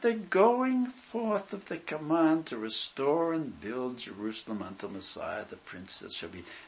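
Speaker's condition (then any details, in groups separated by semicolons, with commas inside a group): No condition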